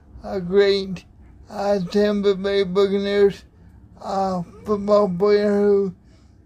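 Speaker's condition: Cerebral palsy

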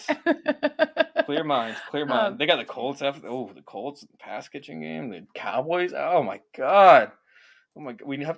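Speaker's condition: No condition

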